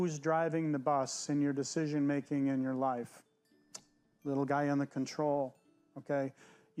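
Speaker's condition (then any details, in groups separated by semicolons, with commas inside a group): No condition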